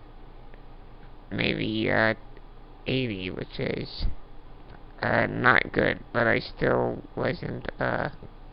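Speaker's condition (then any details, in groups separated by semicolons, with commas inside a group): Duchenne muscular dystrophy; age 30, trach and ventilator mainly for sleep, breathing effortful, home pulse oximeter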